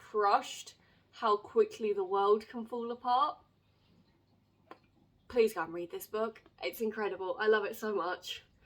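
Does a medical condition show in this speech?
No.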